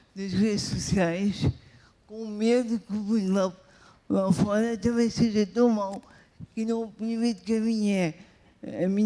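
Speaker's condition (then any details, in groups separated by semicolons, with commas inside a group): Cerebral palsy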